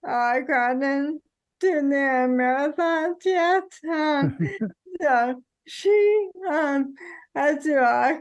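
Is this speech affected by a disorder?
Yes: ALS; diagnosed 2014, onset with a finger not working, diagnosis delayed.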